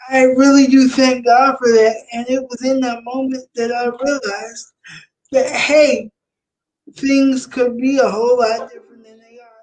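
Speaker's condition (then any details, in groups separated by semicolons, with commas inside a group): Cerebral palsy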